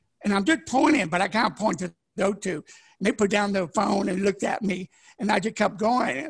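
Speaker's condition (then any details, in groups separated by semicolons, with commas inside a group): Deafness, born deaf; could not speak until age ten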